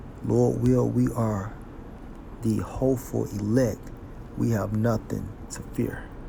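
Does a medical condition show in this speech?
No.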